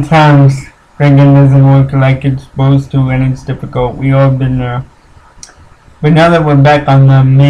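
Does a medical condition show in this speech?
Yes: cerebral palsy.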